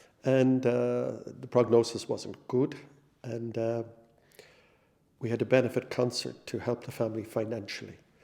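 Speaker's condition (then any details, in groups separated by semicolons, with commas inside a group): No condition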